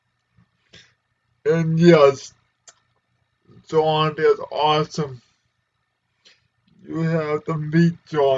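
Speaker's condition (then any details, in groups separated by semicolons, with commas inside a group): Cerebral palsy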